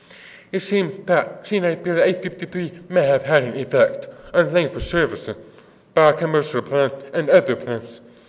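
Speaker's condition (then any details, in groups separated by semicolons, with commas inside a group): Deafness; works with interpreters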